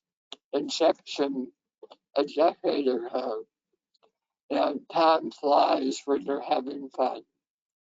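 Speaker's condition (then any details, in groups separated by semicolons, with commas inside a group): Head and neck cancer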